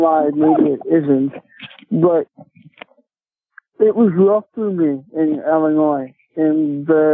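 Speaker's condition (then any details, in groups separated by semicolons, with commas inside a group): Cerebral palsy; speech affected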